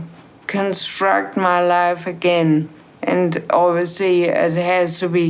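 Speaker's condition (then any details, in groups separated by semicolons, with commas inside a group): Brain injury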